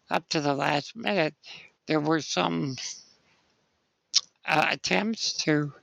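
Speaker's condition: Spinal muscular atrophy; lifelong wheelchair use

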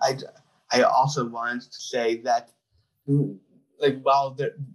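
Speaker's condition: Down syndrome; 25-year-old man

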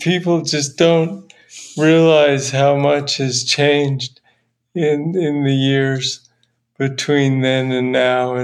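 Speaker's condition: Parkinson's; voice audibly affected now, earlier slowed speech, trouble speaking English some days, voice problems limit storytelling

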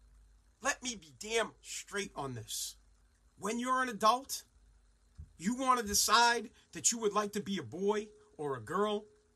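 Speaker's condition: No condition

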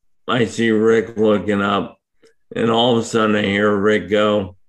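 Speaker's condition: ALS; hard to speak for long periods right now

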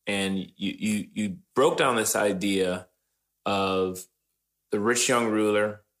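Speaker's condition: No condition

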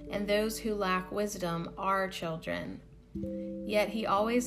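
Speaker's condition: No condition

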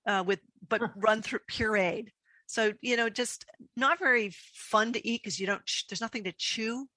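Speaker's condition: No condition

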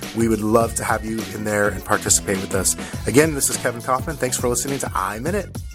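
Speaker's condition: No condition

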